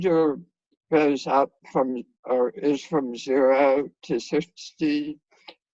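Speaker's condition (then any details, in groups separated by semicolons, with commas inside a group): Head and neck cancer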